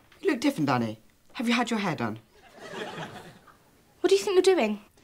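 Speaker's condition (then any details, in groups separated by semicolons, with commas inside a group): No condition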